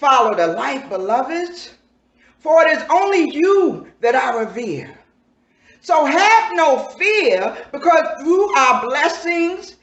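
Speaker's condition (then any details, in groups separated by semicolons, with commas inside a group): No condition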